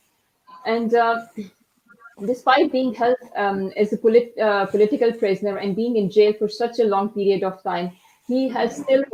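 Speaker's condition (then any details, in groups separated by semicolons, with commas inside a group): No condition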